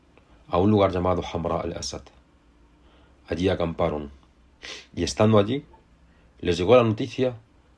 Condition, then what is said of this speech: No condition.